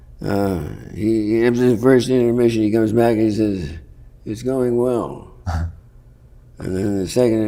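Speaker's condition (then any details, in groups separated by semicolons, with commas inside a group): Parkinson's; worsening, often debilitating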